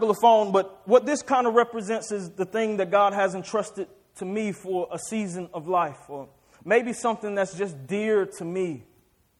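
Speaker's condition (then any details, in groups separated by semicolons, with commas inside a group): No condition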